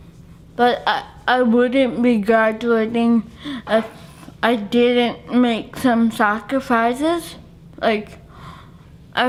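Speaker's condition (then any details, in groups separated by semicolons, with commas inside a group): Cerebral palsy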